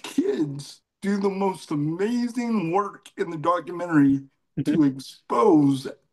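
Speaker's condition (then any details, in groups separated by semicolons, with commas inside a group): Cerebral palsy; milder case than Elizabeth Bouvier's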